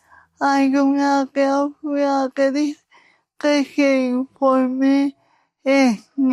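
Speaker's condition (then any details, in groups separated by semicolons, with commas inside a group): Cerebral palsy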